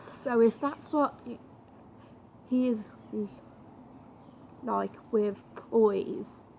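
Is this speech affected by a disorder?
No.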